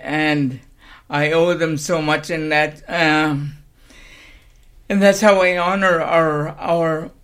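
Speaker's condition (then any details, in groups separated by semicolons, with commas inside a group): Cerebral palsy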